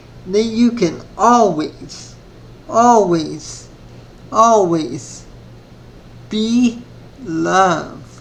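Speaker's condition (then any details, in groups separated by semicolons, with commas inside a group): Spastic cerebral palsy; spastic form, quadriplegic, hands affected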